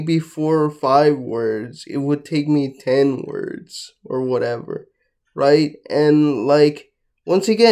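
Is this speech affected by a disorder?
Yes: cerebral palsy, mixed, mild.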